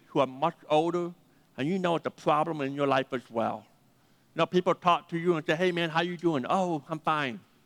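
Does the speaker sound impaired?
Yes: deafness; 80% deaf, hard time hearing phone callers, needs names repeated several times.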